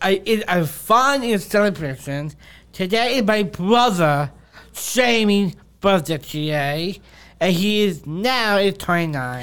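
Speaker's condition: Down syndrome; extra third copy of 21st chromosome

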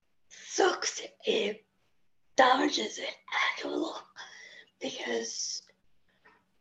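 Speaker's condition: Spastic quadriplegic cerebral palsy; needs help with most physical tasks, agency carers assist getting up and going to bed

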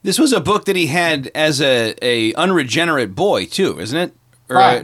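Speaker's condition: No condition

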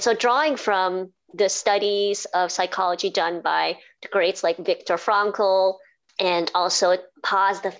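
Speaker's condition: Cleft palate and cleft lip; speech therapy as a teenager

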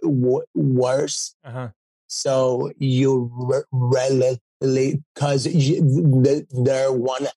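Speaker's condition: Stutter; fluent when singing; stutter goes away when singing; repeated sounds, prolonged sounds

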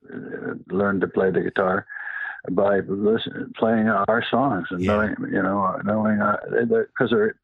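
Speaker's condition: Parkinson's disease

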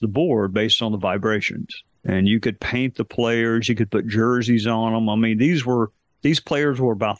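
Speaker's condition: No condition

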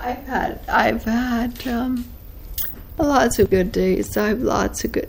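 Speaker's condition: ALS; progressing ALS diagnosed late last year, age 55; no use of feet, arms or legs, Hoyer lift, BiPAP at night, daytime use expected; quiet voice, voice going, about a week from nonverbal, computer voice assistive technology planned

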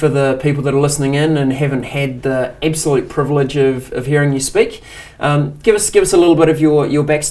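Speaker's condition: No condition

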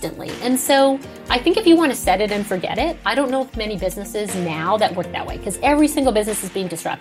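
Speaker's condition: No condition

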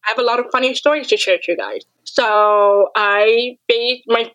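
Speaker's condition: Deafness; acquired deafness, onset age four

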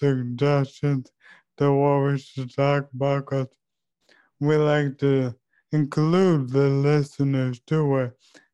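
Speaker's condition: ALS; 2 years since diagnosis

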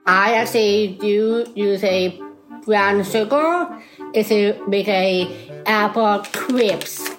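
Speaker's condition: Down syndrome; congenital, extra chromosome, body and brain develop differently; adult, age 31

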